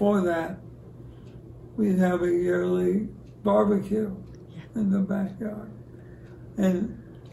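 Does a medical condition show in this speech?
Yes: ALS; about 25 years since diagnosis.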